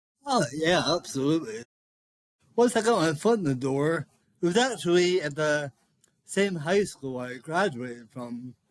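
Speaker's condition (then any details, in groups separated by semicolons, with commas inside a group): Cerebral palsy; speech affected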